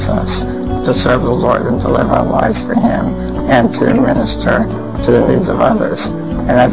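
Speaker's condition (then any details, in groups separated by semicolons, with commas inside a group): Spinal muscular atrophy; congenital, progressive muscle weakening, bedbound with no hand movement since early 20s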